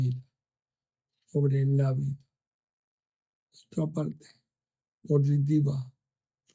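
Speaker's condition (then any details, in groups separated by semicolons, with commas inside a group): ALS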